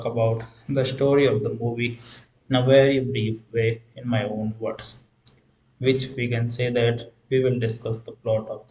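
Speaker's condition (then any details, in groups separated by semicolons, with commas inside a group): No condition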